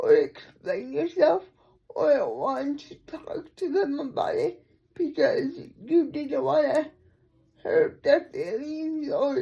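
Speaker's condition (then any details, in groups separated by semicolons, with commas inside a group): Cerebral palsy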